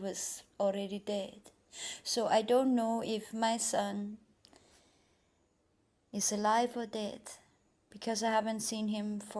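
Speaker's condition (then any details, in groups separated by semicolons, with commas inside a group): No condition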